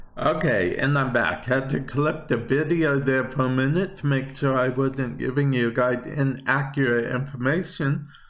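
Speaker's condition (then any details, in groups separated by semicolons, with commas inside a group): Cerebral palsy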